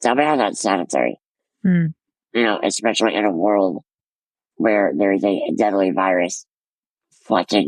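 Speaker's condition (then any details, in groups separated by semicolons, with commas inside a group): Muscular dystrophy; congenital; uses ventilator, ventilator mask during recording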